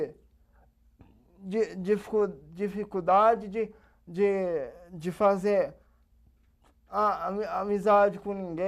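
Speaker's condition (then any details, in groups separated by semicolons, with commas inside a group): Cerebral palsy; age 27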